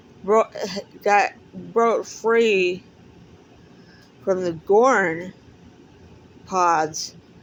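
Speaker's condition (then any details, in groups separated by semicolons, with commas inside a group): Cerebral palsy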